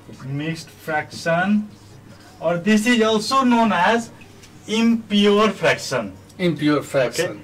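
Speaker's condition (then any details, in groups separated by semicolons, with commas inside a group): No condition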